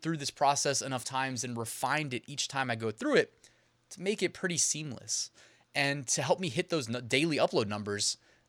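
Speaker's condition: No condition

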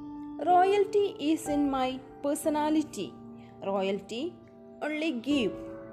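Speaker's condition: No condition

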